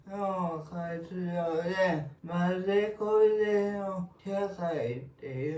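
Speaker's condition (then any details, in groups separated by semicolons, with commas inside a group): Cerebral palsy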